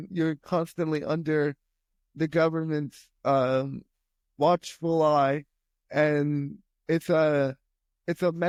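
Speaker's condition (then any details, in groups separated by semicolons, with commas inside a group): Spastic quadriplegic cerebral palsy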